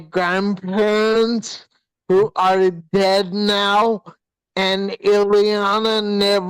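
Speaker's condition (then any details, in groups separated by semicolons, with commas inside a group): Hydrocephalus with shunt failure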